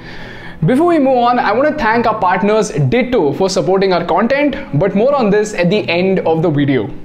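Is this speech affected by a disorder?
No.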